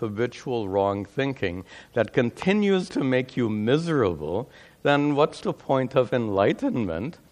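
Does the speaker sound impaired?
No.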